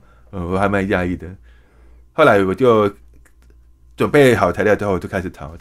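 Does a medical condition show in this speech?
Yes: hearing impairment.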